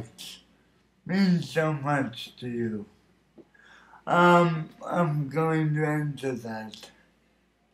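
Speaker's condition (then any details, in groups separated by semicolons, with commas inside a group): Cerebral palsy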